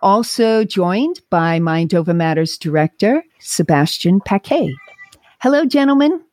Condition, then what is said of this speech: None; typical speech.